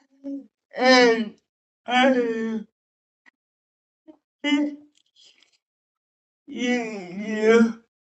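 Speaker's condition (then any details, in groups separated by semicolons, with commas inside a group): Cerebral palsy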